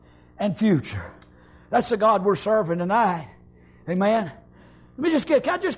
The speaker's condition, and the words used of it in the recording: None; typical speech.